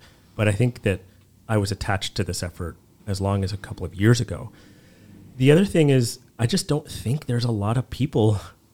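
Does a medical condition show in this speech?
No.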